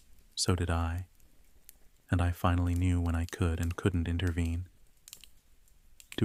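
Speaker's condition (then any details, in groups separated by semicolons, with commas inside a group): No condition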